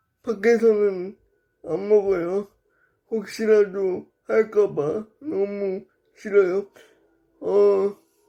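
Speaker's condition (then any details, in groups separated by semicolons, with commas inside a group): Brain lesion disability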